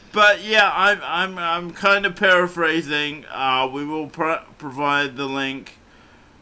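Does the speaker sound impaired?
Yes: cerebral palsy; surgery at about age five due to cerebral palsy, morphine not allowed after it.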